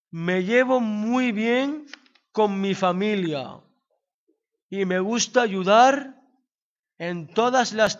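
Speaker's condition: Down syndrome

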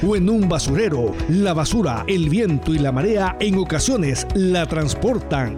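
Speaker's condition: No condition

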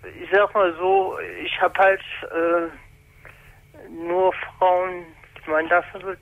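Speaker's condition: Congenital spastic paralysis; spastic paralysis since birth

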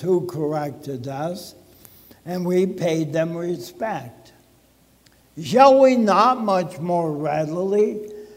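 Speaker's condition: ALS (Lou Gehrig's disease); asks Wendy to turn microphone volume up

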